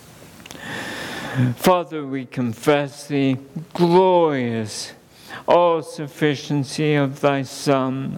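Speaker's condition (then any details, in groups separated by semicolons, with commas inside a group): ALS; under neurologist care, seeing doctors for multiple organic issues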